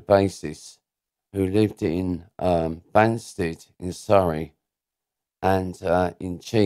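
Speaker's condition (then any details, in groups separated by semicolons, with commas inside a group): Cerebral palsy; diagnosed as baby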